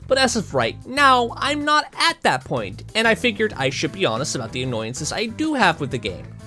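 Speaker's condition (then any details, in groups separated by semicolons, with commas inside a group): No condition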